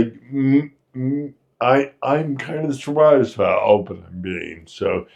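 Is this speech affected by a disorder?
Yes: Friedreich's ataxia.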